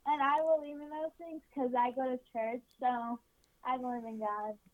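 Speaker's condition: Cerebral palsy; affects legs, cortical vision impairment, major surgery about five years ago, physical therapy about three years; age 17, uses walker, returning to canes after fall last summer, wheelchair for long distance, aso leg braces; swallows too much air all day, learned behavior

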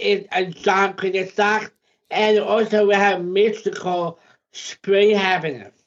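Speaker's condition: Down syndrome; open heart surgery in infancy

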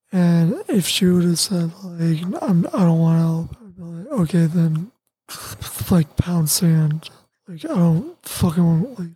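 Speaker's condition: Tracheostomy; tracheostomy connected to ventilator, paralysis after accident, breathing affected; voice lost at first, spelled on communication board, voice later regained, cuff inflated at night stops talking

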